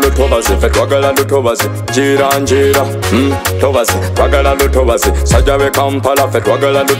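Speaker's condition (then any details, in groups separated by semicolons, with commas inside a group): No condition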